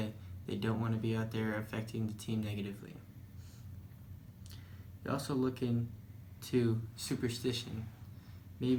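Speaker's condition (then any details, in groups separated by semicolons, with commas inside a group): No condition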